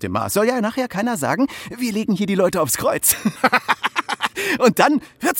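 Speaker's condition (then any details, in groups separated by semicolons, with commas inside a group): No condition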